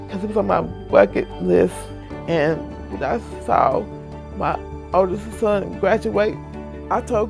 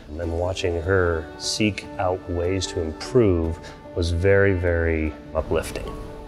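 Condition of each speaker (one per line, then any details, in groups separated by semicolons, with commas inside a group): Cerebral palsy; present from birth, impaired muscle coordination
No condition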